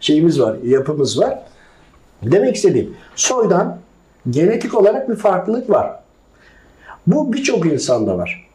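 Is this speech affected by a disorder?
No.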